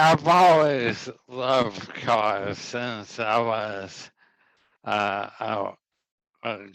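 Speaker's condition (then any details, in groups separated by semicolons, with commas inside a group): ALS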